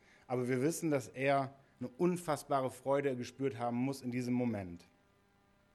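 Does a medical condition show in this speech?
No.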